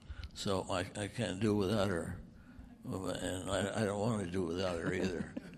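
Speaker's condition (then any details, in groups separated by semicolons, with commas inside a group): Parkinson's; over 14 years since onset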